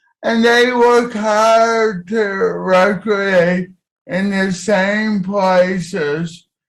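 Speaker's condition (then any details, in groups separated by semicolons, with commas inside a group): Cerebral palsy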